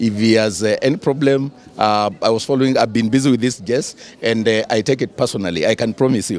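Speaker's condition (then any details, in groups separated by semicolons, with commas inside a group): No condition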